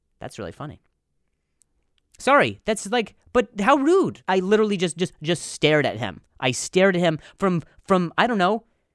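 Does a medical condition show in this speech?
Yes: stuttering; stuttering during this recording; uses accent to escape own voice, stutters heavily returning to own voice, doubts pronouncing words correctly; here repeated sounds, repeated words.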